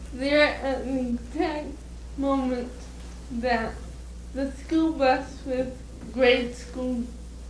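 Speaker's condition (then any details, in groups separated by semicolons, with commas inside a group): Cerebral palsy; revived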